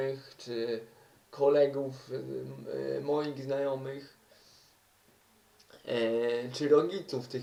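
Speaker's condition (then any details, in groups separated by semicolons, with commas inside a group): Cerebral palsy; uses wheelchair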